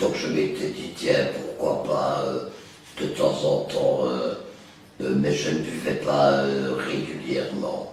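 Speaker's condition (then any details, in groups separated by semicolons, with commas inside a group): Total laryngectomy; total laryngectomy for laryngeal tumour, heavy smoker; after total laryngectomy; before diagnosis high-note voice change, throat fatigue, severe voice loss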